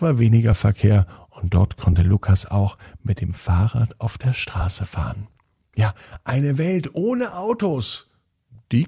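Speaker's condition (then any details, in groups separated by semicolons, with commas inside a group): No condition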